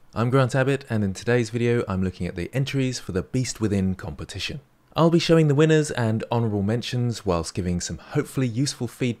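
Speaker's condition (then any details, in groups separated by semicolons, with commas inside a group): No condition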